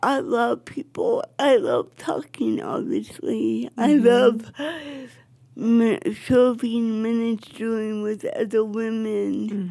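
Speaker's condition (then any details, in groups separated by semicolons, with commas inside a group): Cerebral palsy; affects speech, wheelchair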